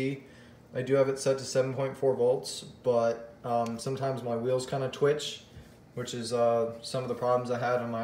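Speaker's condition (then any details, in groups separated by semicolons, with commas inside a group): No condition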